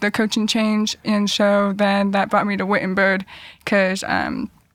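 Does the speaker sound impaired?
Yes: deafness; hearing loss found second grade, had passed tests via cues, hearing aids third grade, cochlear implants.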